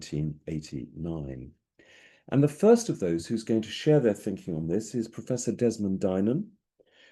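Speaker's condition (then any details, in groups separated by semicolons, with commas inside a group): No condition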